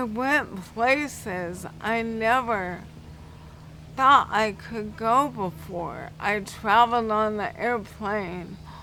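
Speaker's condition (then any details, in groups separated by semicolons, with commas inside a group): Cerebral palsy; affects speech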